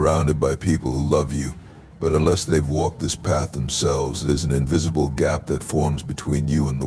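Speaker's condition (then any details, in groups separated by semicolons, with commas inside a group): No condition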